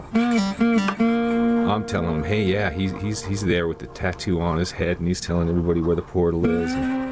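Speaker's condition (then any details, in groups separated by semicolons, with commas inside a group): No condition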